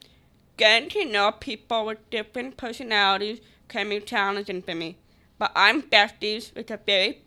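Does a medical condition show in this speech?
Yes: Down syndrome; accent from condition, fears not being understood, tries again speaking clearer and louder.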